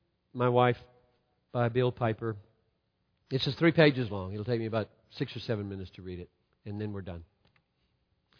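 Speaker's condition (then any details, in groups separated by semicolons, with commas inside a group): No condition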